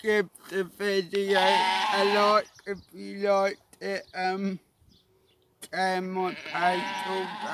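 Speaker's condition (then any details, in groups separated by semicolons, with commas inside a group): Cerebral palsy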